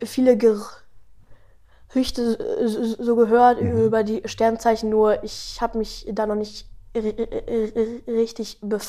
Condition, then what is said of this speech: Stuttering. Obwohl ich wenn ich langsamer sprechen würde, besser sprechen würde.